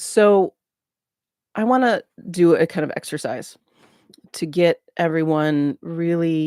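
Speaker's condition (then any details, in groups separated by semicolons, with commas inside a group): No condition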